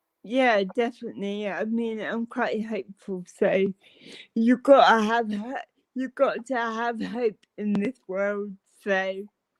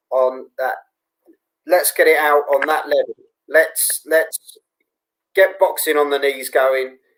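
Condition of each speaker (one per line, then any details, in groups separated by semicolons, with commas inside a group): Cerebral palsy
No condition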